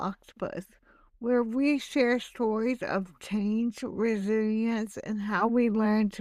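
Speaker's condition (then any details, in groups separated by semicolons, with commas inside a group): Hemiplegic cerebral palsy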